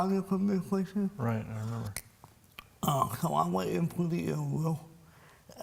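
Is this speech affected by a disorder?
Yes: cerebral palsy; speech impairment.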